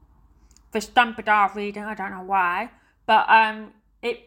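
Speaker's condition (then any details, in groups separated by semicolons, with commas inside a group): Deafness; heavy metal rock indistinct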